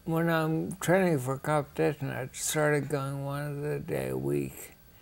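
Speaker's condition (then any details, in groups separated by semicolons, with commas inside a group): Ataxia; rare, progressive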